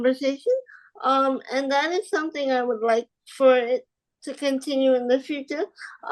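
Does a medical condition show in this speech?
Yes: spastic quadriplegic cerebral palsy.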